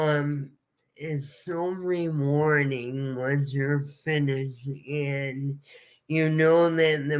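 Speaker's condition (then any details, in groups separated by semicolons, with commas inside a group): ALS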